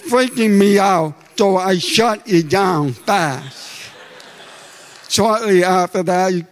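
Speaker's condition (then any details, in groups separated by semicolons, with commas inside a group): Deafness; comfortable speaking and using own voice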